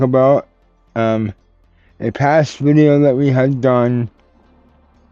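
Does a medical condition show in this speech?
Yes: cerebral palsy; tends to mess up words.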